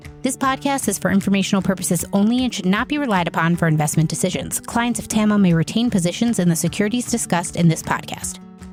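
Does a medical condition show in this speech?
No.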